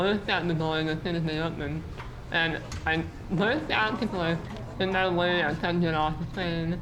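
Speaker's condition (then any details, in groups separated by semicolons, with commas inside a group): Muscular dystrophy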